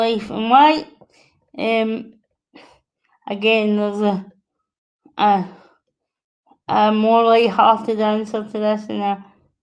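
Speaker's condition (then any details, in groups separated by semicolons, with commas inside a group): Cerebral palsy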